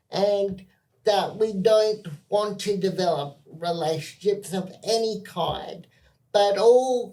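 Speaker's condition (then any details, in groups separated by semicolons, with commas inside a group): Cerebral palsy spastic quadriplegia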